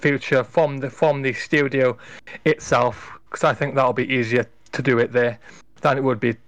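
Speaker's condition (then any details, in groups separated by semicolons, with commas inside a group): Unnamed lifelong condition, stuttering; lifelong condition present from birth; sometimes stutters, slurs or freezes on a word, usually edited out of pre-recorded episodes; prolonged sounds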